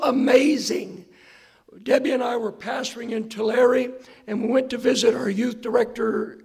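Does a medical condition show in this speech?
Yes: hoarseness after vocal cord surgery; earlier doctor attributed voice problem to aging, sought second opinion; post-surgery check few days ago, surgeon says vocal cords look much better, straight lines; hard for listeners to hear, not smooth.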